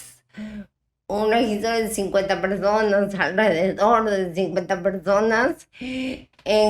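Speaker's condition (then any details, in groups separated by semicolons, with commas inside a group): Ataxia type 1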